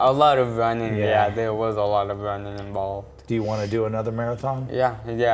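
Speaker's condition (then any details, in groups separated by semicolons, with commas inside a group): Cerebral palsy; diagnosed at age 3, age 19, walks after therapy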